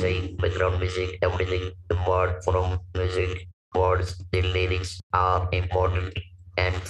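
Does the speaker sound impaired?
Yes: laryngectomy for vocal cord cancer, stage 4 vocal cord cancer; speaks with electrolarynx; stage 4 vocal cord cancer at 44, Dr. Kultup Patel surgery, tracheostomy, 30 radiotherapy in Ahmedabad; 25-26 years post cancer, breathes only through neck stoma, self-taught electrolarynx held under chin; lost natural voice, hoarse then whispering, wrote 3 months, robotic electrolarynx voice, no pitch or emotion.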